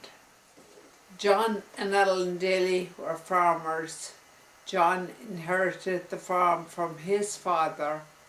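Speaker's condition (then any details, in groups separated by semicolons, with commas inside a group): Multiple sclerosis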